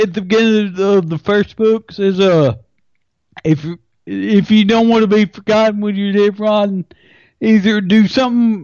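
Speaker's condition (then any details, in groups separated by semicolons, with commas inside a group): Friedreich's ataxia; uses speech recognition software for writing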